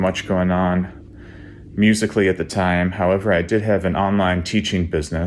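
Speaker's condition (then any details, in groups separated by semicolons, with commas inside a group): No condition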